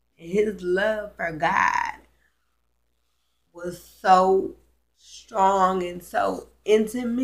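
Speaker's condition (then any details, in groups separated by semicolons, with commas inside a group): Cerebral palsy, spastic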